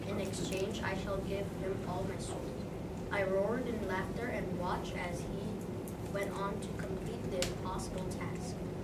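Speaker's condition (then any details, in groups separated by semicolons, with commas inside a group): No condition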